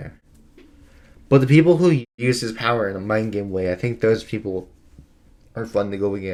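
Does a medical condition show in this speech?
No.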